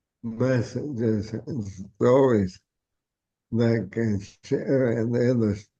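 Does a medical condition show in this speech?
Yes: ALS.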